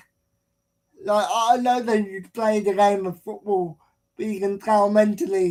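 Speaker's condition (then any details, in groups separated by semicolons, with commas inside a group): Cerebral palsy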